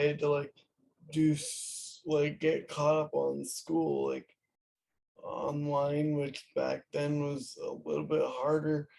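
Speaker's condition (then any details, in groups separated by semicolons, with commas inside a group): Cerebral palsy; caused by brain bleed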